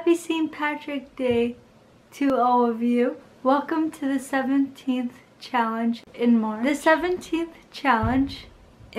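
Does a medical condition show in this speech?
Yes: cerebral palsy.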